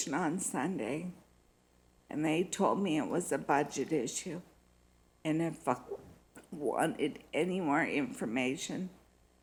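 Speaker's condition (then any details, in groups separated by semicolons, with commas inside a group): Multiple sclerosis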